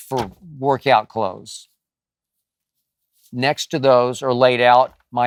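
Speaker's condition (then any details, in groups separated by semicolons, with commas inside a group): No condition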